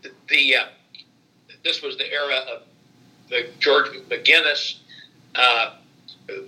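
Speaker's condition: Stutter, mild; severe stutter through childhood and high school, speech therapy in third and fourth grade at public school 84; still stutters on and off, not much; improved with speaking practice, sounds crisp and clear, voice likened to sports broadcaster and Jimmy Stewart; repeated sounds, blocks

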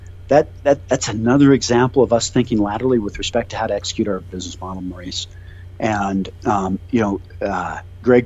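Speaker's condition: No condition

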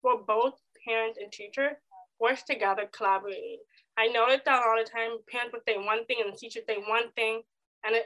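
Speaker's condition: Deafness; age 24

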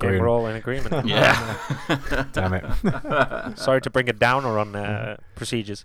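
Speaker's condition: No condition

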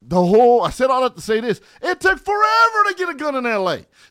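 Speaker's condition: No condition

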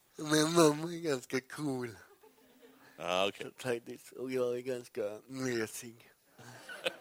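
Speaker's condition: Cerebral palsy; legs move involuntarily

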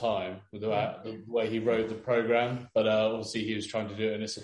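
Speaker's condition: No condition

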